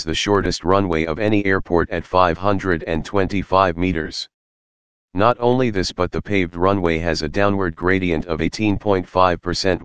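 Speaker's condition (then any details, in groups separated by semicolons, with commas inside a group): No condition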